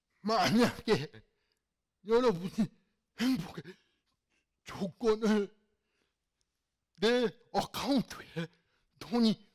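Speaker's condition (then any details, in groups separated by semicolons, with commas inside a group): Cerebral palsy; fairly severe in childhood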